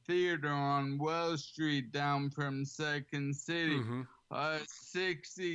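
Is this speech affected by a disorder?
Yes: ALS; slightly slurred, has to slow down.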